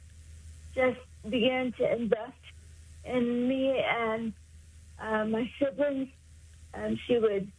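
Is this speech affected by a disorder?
Yes: cerebral palsy; congenital, caused by lack of oxygen to brain at birth, born about 3 months early, daily physical therapy in school.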